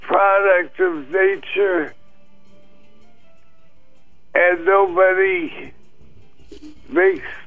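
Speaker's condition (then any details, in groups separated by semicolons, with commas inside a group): Parkinson's disease; brain stimulation surgery after tremors broke through CBD use, uses rollator for walking; slight difficulty in speaking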